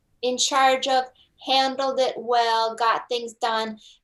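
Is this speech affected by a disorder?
No.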